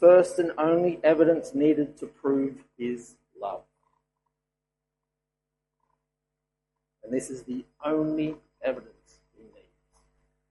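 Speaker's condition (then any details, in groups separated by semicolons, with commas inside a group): No condition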